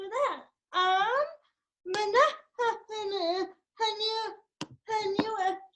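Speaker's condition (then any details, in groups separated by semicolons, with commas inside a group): Cerebral palsy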